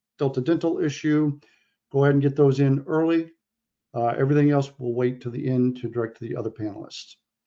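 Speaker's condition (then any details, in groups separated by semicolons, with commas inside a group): No condition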